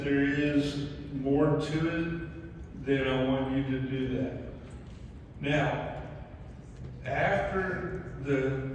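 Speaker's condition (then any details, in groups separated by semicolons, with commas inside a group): ALS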